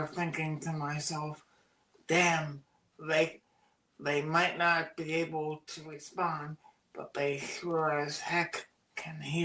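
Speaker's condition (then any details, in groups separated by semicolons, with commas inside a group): Cerebral palsy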